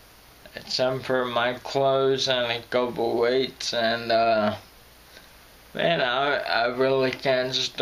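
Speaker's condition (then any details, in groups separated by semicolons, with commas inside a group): Friedreich's ataxia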